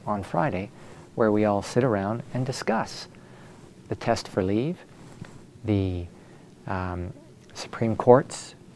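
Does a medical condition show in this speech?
No.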